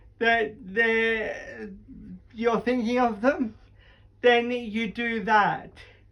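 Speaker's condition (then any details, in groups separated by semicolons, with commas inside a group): Cerebral palsy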